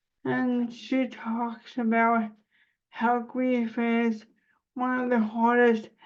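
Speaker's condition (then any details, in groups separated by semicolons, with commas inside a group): Cerebral palsy; spasticity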